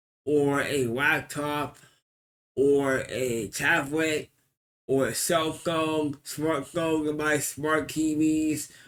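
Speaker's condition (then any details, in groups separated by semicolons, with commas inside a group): Cerebral palsy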